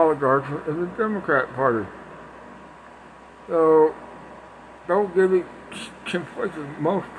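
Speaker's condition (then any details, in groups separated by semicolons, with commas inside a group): Parkinson's; speech impediment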